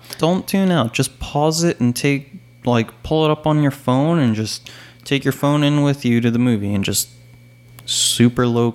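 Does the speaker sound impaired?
No.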